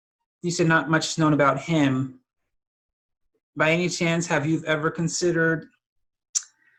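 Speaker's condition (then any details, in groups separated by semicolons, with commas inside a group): No condition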